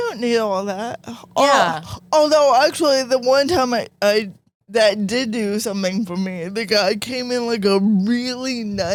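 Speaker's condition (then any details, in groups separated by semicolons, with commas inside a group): Cerebral palsy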